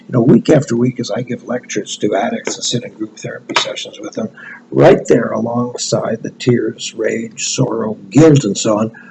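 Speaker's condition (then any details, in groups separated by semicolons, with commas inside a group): No condition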